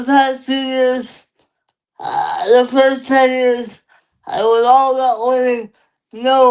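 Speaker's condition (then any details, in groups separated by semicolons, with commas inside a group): Cerebral palsy; lifelong; limited energy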